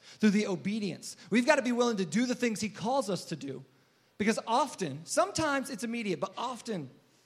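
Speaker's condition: No condition

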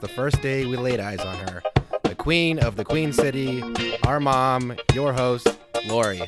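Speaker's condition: No condition

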